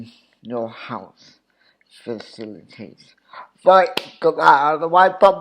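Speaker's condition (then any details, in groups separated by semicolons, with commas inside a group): Cerebral palsy; wheelchair user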